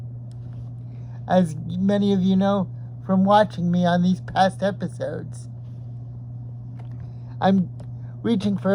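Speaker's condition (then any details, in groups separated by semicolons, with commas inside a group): Cerebral palsy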